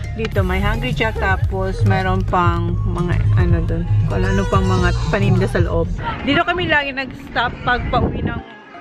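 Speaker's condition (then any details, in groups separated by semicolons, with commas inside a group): No condition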